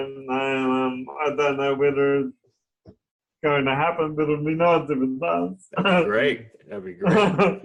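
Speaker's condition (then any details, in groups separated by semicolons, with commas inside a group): Cerebral palsy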